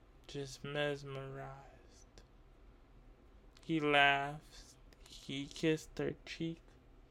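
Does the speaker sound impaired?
Yes: cerebral palsy; uses wheelchair.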